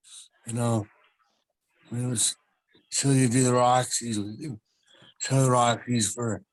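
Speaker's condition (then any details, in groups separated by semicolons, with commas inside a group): Traumatic brain injury; car crash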